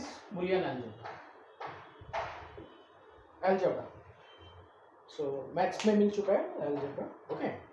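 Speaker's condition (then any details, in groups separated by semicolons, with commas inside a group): No condition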